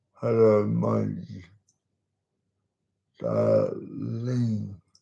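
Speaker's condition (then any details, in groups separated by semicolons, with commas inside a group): Cerebral palsy; talks slowly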